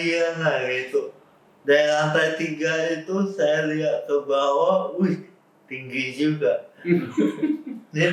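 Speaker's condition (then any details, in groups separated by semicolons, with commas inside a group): Cerebral palsy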